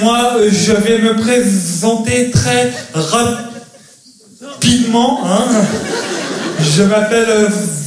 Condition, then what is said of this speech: Stuttering. Alors, en fait, à l'âge de 4 ans, avant d'être diagnostiqué bègue, il est dur à dire.